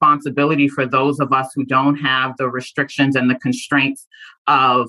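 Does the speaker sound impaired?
No.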